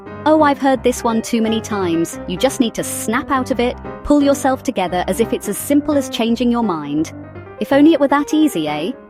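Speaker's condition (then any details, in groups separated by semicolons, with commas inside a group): No condition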